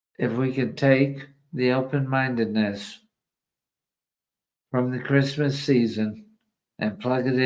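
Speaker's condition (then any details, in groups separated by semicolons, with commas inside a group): ALS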